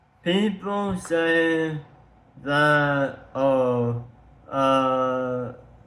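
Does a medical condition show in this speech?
Yes: tongue cancer surgery.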